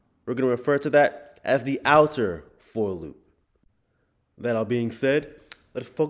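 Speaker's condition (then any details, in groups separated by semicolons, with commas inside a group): No condition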